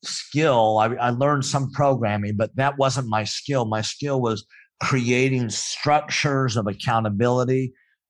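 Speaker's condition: Cleft palate; congenital cleft palate

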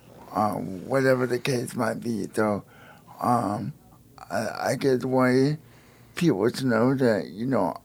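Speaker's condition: Spastic quadriplegia cerebral palsy

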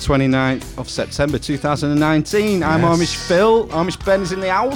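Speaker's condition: No condition

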